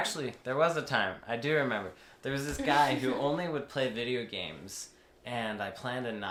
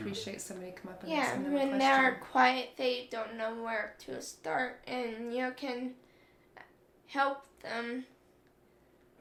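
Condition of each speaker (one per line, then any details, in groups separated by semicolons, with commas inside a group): No condition
Cerebral palsy; affects muscles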